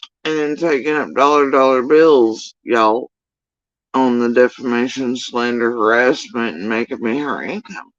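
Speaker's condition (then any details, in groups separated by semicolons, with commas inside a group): Facial paralysis after surgery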